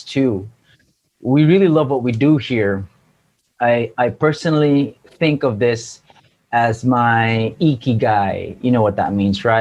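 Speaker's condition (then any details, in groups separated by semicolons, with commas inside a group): No condition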